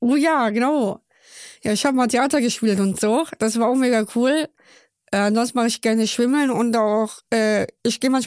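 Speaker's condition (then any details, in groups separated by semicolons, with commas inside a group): Down syndrome; congenital, born in Köln, chromosome 21 present three times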